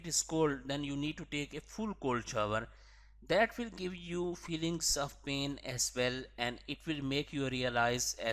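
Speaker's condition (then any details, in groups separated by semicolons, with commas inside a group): No condition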